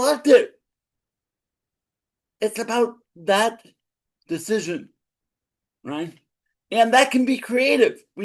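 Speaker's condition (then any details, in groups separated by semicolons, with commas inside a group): Cerebral palsy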